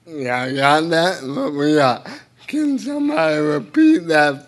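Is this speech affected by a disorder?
Yes: cerebral palsy; involuntary hand movements.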